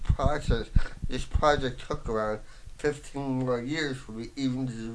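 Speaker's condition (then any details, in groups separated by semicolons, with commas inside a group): Voice box damage, traumatic brain injury; rehabilitation services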